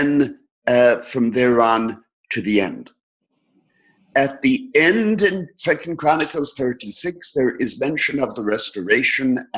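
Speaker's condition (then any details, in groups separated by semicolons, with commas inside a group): No condition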